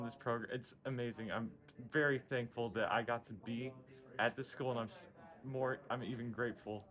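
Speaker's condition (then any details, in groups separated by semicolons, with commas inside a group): No condition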